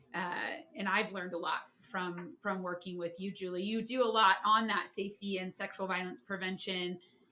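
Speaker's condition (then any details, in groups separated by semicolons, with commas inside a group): No condition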